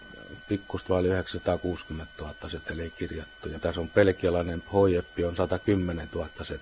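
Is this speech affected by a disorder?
No.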